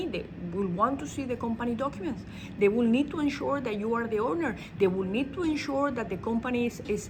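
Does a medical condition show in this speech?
No.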